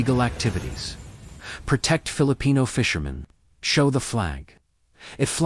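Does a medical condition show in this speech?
No.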